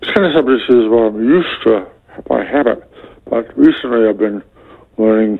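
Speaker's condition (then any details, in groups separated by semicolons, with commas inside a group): Speech impediment due to Abilify; speech impediment caused by Abilify; tries hard to make himself understood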